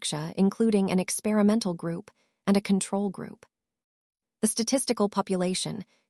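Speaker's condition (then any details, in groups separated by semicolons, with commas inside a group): No condition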